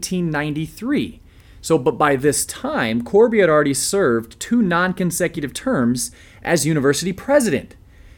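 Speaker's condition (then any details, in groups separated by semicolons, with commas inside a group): No condition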